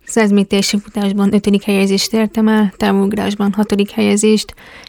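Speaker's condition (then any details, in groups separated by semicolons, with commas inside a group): Hearing impairment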